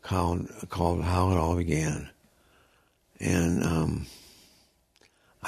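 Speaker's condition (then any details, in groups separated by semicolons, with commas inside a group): Progressive supranuclear palsy; degenerative, specialized form of Parkinson's; diagnosed about a year ago, cannot stand up, eyesight, vision and handwriting badly worsened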